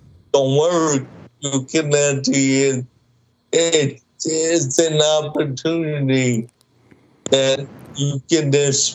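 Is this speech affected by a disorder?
Yes: cerebral palsy, mild; light case, muscles weak but working, cognition unaffected.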